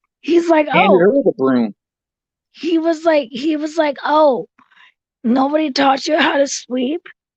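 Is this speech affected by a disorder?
Yes: cerebral palsy; tracheotomy.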